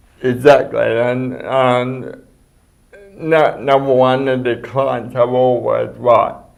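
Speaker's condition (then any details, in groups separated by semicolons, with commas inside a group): Cerebral palsy; speech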